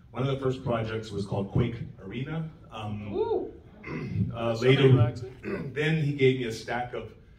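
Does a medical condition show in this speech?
No.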